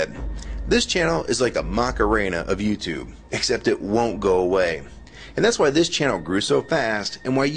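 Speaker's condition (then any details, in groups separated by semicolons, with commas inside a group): No condition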